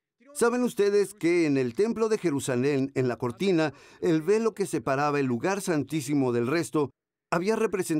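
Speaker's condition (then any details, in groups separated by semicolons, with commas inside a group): No condition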